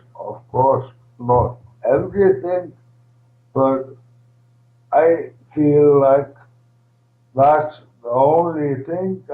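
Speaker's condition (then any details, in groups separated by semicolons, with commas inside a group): ALS, primary lateral sclerosis, PLS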